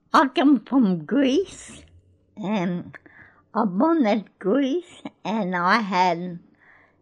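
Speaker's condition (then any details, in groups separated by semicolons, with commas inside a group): Cerebral palsy; born in Greece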